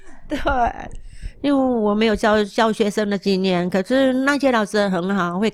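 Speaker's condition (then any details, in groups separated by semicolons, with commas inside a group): Moderate-to-severe hearing loss; car accident with seven days bedridden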